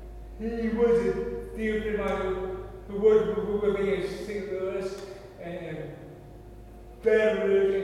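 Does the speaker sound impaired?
Yes: cerebral palsy; stuttering.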